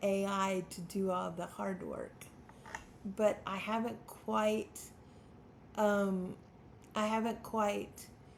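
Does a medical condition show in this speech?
Yes: spastic quadriplegic cerebral palsy; voice challenges.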